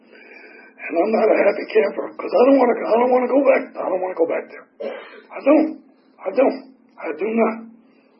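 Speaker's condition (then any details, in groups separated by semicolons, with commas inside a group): Tracheotomy; tracheotomy still in place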